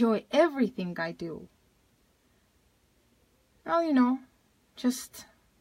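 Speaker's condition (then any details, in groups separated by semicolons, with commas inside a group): No condition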